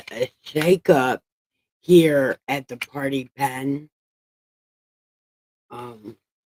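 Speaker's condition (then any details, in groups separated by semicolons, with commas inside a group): Brain injury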